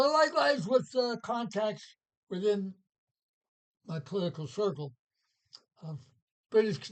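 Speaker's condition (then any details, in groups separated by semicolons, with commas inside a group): Parkinson's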